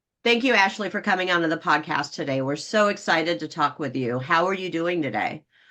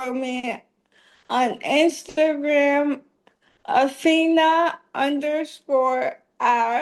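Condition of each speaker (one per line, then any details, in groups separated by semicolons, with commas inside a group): No condition
ALS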